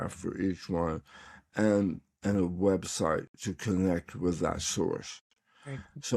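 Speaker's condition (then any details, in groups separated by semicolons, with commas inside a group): Tongue cancer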